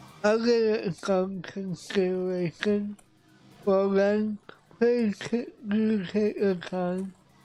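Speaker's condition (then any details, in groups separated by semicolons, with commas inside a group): Cerebral palsy; affects voice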